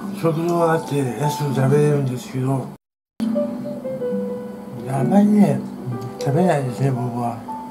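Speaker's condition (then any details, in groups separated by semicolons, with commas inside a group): Tongue cancer, partial glossectomy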